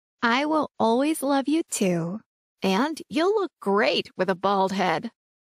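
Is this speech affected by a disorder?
No.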